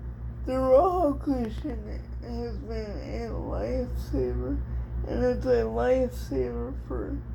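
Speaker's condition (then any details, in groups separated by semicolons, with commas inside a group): Cerebral palsy; dystonia in hands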